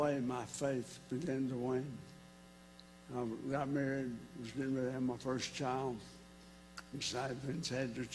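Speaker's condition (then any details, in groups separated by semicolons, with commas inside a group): ALS; diagnosed about two weeks ago; vocal cord difficulty for one to two years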